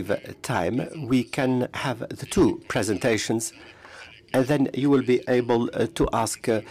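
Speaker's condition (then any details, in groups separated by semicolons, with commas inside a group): No condition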